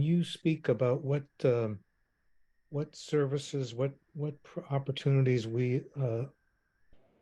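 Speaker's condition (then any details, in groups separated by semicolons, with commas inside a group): No condition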